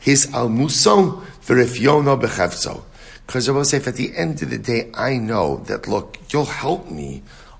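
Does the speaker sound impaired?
No.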